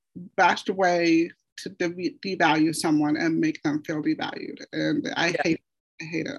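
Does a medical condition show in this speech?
Yes: deafness; hard of hearing to deaf, father also deaf, reads lips very well, does not sign; voice difference often taken for foreign accent or sinus infection, once passed off as retainer.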